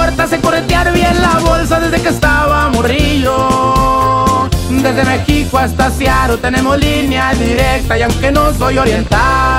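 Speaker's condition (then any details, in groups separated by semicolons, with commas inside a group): No condition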